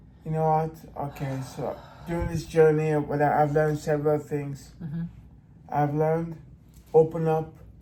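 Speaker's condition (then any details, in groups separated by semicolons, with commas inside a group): Brain injury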